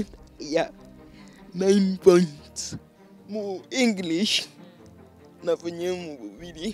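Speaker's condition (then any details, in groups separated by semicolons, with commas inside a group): Cerebral palsy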